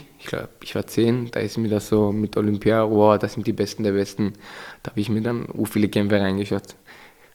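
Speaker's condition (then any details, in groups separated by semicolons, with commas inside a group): No condition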